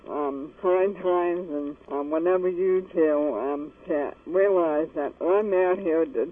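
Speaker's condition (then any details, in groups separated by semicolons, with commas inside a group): ALS; wheelchair user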